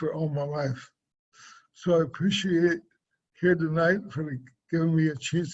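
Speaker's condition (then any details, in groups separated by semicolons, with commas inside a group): Cerebral palsy; affects speech and swallowing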